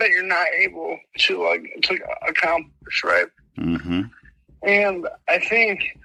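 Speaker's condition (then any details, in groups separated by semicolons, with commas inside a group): Mild cerebral palsy; speech impediment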